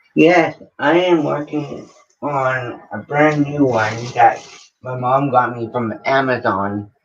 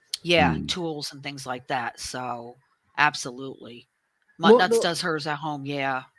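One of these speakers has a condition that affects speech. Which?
The first: cerebral palsy.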